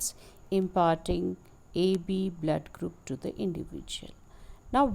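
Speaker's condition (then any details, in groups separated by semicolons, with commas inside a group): No condition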